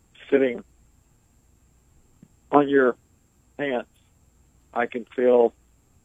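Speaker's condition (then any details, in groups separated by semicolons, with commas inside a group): ALS, speech-generating device; motor neuron loss, progressive paralysis with sensation intact, pain with paralysis; barely able to speak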